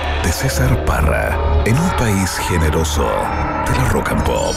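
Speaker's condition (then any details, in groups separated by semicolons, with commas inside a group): No condition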